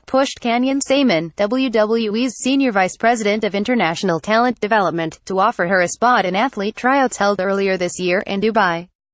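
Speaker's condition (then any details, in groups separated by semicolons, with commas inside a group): No condition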